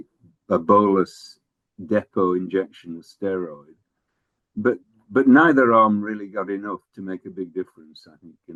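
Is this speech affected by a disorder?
No.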